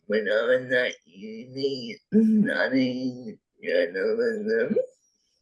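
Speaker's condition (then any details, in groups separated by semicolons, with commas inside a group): Friedreich's ataxia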